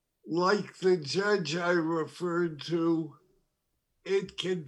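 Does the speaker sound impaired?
Yes: Parkinson's disease; tremor.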